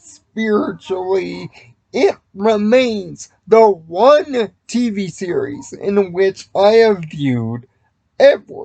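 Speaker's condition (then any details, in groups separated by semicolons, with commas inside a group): Cerebral palsy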